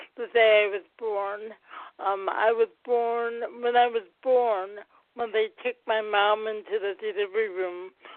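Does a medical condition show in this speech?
Yes: cerebral palsy.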